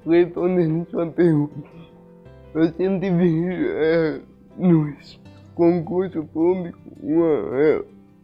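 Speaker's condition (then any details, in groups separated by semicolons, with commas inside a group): Cerebral palsy; some difficulty speaking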